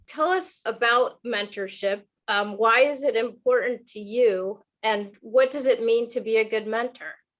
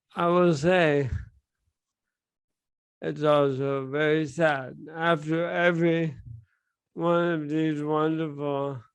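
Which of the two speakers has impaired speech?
The second: bulbar onset ALS; diagnosed within past year; mainly affects speech and swallowing.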